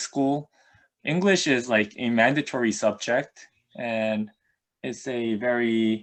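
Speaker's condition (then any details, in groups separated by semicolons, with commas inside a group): No condition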